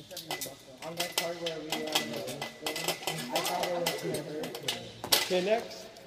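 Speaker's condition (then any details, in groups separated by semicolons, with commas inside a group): No condition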